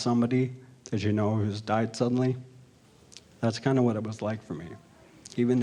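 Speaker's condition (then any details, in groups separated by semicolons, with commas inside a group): ALS; tongue involvement; about 3 years since onset, 1 year since diagnosis, seated; reduced speech clarity, audibly poor breathing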